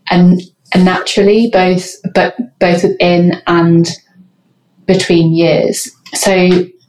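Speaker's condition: Stammer; stammering left unedited in podcast, British Stammering Association no diversity without disfluency campaign; repeated sounds, repeated words, prolonged sounds, blocks

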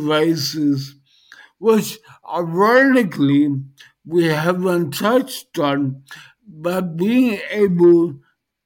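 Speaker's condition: Dysarthria post-stroke; initially unable to communicate by text or voice, often not understood, now more understandable

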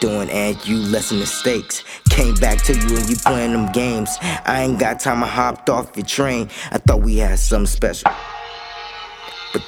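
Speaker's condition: No condition

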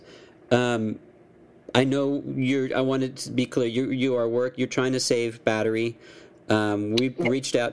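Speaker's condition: No condition

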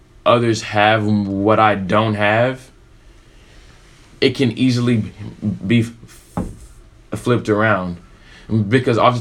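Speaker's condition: Stutter; stutter since childhood, really bad when growing up; peers laughed and asked why speaks this way; prolonged sounds, blocks

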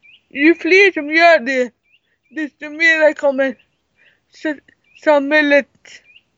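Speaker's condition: Cerebral palsy; severe, wheelchair user

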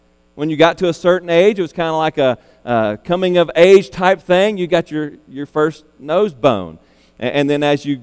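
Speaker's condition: No condition

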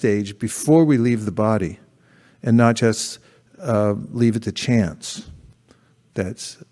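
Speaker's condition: No condition

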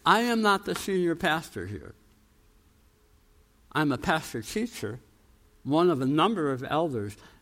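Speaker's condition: Tongue cancer, jaw reconstruction, osteonecrosis of jaw after radiation; radiation-treated tongue cancer

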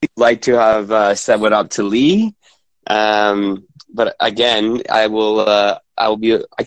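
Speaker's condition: No condition

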